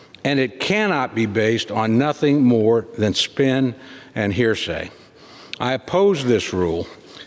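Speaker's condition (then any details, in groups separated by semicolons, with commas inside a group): No condition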